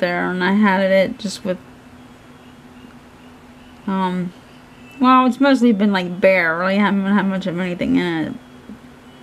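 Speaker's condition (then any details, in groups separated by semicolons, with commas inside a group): Cerebral palsy; hands affected, shaking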